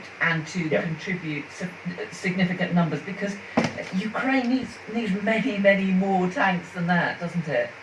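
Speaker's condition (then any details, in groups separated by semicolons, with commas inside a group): No condition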